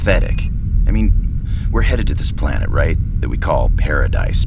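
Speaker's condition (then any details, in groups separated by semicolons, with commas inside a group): No condition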